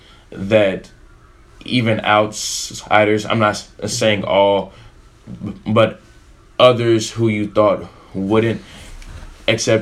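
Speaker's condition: Stutter; stutter since childhood, really bad when growing up; peers laughed and asked why speaks this way; prolonged sounds, blocks

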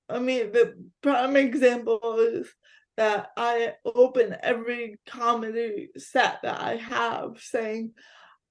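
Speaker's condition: Cerebral palsy; physical disability

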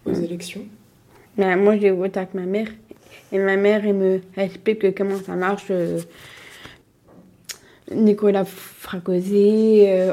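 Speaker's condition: Down syndrome (trisomy 21); mother Véronique and Chloé help reformulate interview questions

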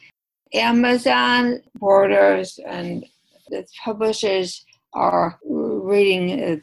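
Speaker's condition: Aphasia after stroke; severe stroke about 7 years ago, right arm weakness slowly recovering, two months in wheelchair; speech therapy 2 hours, 5 days weekly, physical and occupational therapy, stem cell surgery done, much improvement; initially no speech except word no, reading fine, writing difficult, intonation therapy Beth Israel Hospital Boston

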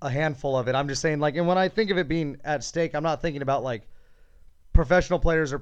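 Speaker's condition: No condition

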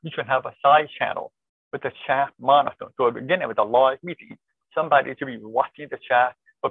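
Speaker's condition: Deafness, born deaf, cochlear implant

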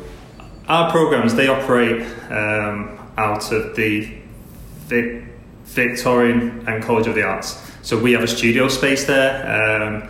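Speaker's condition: Stuttering; stutter since childhood, still stutters as adult; repeated sounds, blocks

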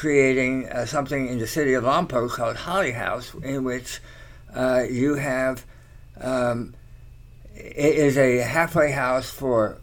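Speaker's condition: Tongue cancer surgery; many years after treatment

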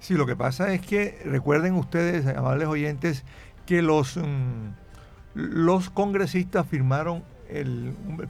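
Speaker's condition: No condition

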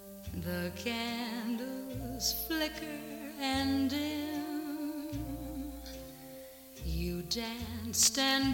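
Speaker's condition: No condition

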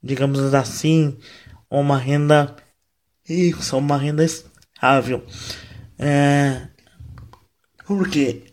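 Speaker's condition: Cerebral palsy, mild; wheelchair user

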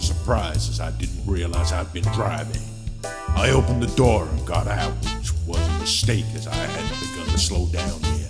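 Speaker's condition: No condition

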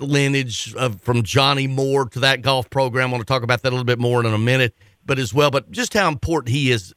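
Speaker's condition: No condition

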